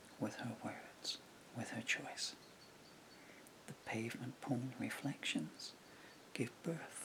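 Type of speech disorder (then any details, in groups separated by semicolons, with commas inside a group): Bulbar dysarthria; progressive bulbar palsy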